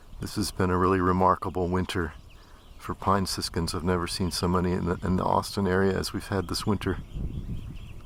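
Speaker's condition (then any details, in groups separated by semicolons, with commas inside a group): No condition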